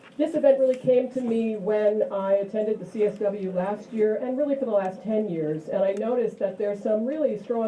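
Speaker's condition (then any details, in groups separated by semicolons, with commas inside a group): No condition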